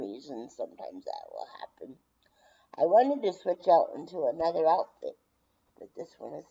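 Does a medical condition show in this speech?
Yes: brain injury.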